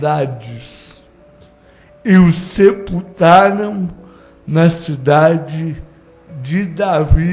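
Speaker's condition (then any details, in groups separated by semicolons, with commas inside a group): Cerebral palsy; no speech as child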